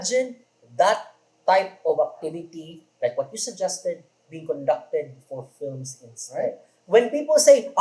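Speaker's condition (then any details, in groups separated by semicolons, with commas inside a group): No condition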